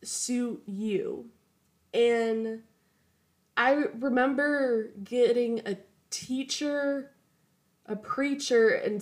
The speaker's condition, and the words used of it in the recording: Stuttering. The M's and the D's are so hard for people that stutter to even speak.